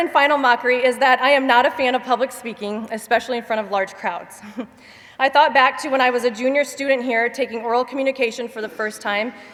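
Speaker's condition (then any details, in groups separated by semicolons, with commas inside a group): No condition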